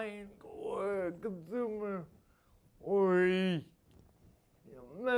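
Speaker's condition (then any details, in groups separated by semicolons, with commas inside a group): Spastic quadriplegia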